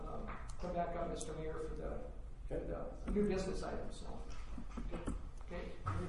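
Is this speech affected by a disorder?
No.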